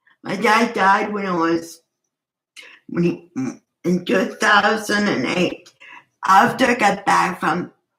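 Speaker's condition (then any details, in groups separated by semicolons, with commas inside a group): Cerebral palsy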